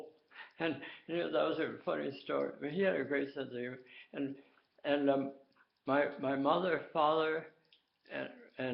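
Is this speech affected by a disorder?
Yes: tongue cancer.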